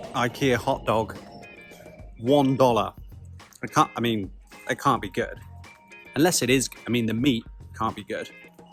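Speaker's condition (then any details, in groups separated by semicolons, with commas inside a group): No condition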